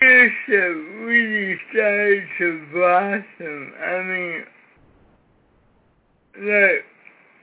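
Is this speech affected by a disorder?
Yes: cerebral palsy, severe.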